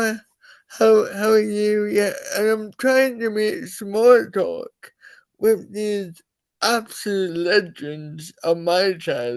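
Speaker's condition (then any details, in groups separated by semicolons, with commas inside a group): Cerebral palsy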